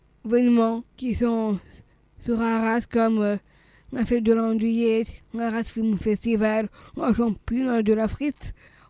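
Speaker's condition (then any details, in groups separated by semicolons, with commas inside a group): Down syndrome; congenital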